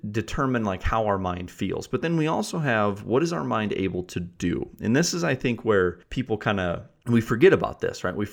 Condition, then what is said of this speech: No condition.